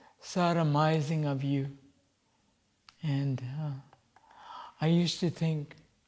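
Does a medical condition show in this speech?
Yes: cerebral palsy.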